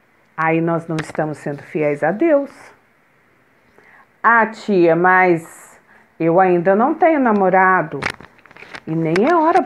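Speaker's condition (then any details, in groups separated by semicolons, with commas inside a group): No condition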